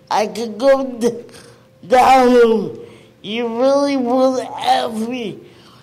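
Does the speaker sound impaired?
Yes: cerebral palsy; never received needed therapy; age 49.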